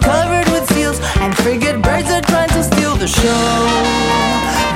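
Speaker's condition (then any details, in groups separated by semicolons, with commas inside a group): No condition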